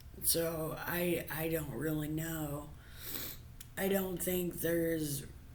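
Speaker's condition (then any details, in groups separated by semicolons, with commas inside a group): Brain injury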